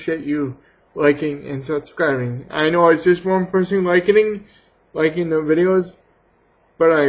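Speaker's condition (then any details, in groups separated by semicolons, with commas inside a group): Cerebral palsy; has had surgery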